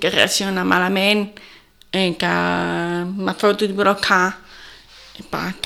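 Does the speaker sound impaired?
Yes: deafness from birth, congenital; intonation different from hearing speakers, may not be understood well, host finds speech understandable.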